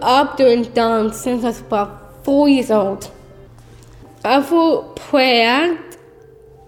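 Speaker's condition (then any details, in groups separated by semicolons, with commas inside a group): Down syndrome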